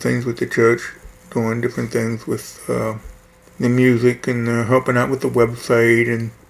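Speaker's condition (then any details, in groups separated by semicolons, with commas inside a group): Hearing loss; right ear cochlear implant at Johns Hopkins Baltimore, barely any prior right-ear hearing, quad cane 8 years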